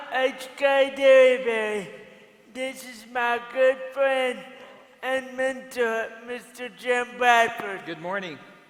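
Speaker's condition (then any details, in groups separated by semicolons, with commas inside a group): Cerebral palsy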